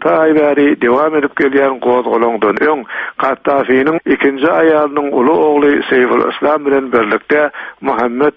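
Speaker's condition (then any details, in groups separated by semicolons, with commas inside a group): No condition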